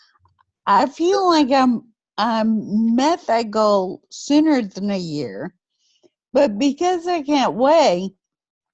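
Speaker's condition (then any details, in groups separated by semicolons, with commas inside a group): Friedreich's ataxia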